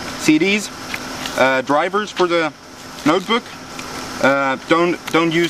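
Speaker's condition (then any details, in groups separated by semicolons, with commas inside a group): No condition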